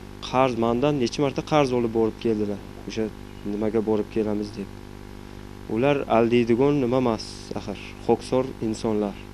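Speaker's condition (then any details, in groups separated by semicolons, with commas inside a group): No condition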